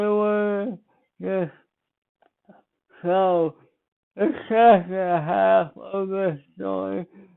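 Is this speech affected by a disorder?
Yes: speech impairment after birth surgery.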